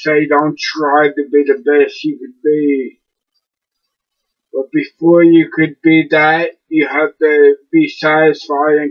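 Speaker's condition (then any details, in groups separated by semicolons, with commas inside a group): Cerebellar ataxia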